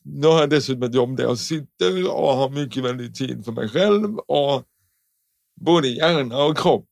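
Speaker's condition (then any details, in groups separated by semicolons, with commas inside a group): Cerebral palsy; childhood speech therapy to train speech, tense tongue, all s-sounds through nose as child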